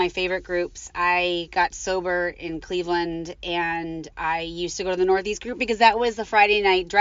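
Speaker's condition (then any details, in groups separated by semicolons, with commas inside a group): No condition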